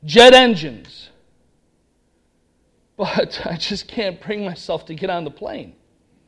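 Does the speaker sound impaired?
No.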